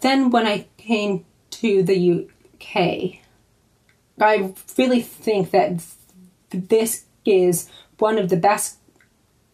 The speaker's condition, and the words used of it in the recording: Stuttering. Although I don't switch words to hide my stammer nearly as much as a lot of people do, just since my stammer is a bit unpredictable.